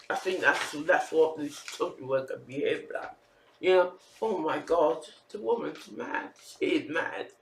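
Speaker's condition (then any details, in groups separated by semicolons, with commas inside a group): Facial palsy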